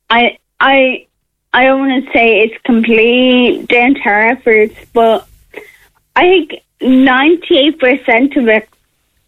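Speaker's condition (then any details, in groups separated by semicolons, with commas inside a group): Friedreich's ataxia; progressive neuromuscular disease, nerve damage, muscle weakness, mobility loss; awaiting HSE reimbursement decision on Skyclarys, a drug slowing progression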